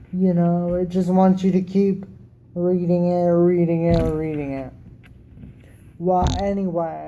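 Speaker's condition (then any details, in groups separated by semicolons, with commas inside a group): Cerebral palsy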